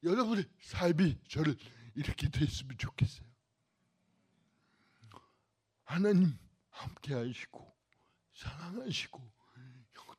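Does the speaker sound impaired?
Yes: cerebral palsy; worsening.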